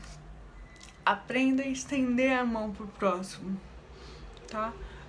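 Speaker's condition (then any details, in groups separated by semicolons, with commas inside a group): Cerebral palsy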